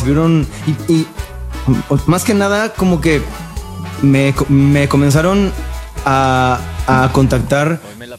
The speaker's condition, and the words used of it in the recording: Stuttering. ¿No te avisaron que debían de aumentar al triple esta sesión triple, por mi tartamudez?